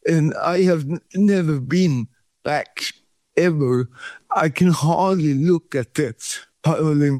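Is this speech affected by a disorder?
Yes: cerebral palsy; from birth, no breathing first 40 minutes, feet opposite of Charlie Chaplin, shaking body, cramps, pain.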